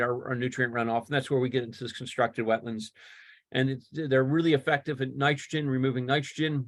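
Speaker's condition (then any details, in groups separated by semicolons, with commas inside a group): No condition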